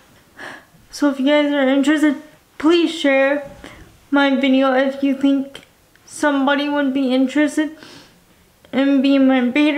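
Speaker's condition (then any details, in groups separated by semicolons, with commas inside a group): Cerebral palsy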